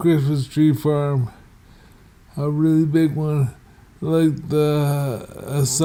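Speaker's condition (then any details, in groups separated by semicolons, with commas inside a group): Multiple sclerosis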